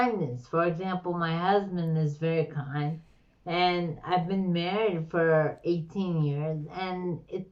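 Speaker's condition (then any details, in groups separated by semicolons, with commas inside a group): Slurred speech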